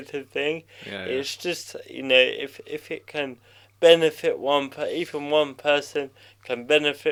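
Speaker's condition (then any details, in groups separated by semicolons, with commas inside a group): Cerebral palsy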